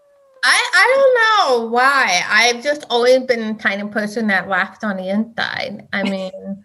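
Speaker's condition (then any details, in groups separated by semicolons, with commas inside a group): Deaf; reads transcription app to follow speech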